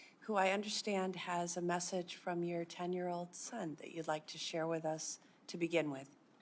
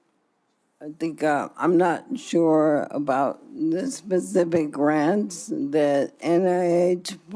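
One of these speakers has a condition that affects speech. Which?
The second: ALS; over one year since diagnosis.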